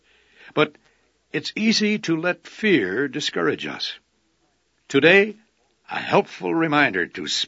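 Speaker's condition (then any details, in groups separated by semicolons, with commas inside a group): No condition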